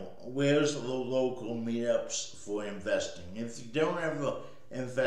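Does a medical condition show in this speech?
Yes: cerebral palsy; speech may sound impaired.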